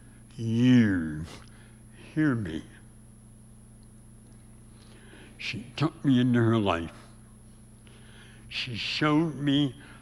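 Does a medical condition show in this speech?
Yes: severe speech impediment; about age 84.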